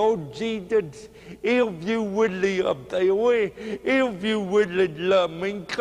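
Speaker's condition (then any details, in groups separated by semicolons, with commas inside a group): Cerebral palsy; speech hard to understand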